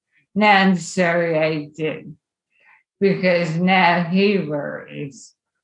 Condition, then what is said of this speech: ALS (motor neuron disease). I, I have two grandsons I want to remember me, and I don't want them to necessarily remember this voice.